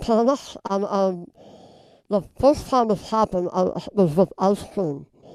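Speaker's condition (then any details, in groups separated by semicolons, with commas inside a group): Base of tongue cancer surgery; stage IV base-of-tongue carcinoma, half tongue rebuilt, chemoradiation; survivor, diagnosed at 44, throat stretching surgery; swallowing trouble, food sticks, frequent aspiration, water with meals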